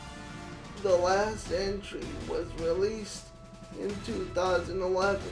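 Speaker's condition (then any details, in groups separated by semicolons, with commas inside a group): Cerebral palsy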